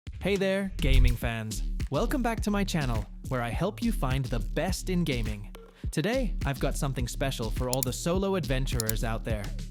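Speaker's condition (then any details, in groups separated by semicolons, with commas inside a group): No condition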